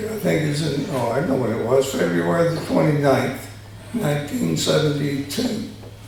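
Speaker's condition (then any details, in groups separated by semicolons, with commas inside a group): Tongue cancer surgery; both sides of tongue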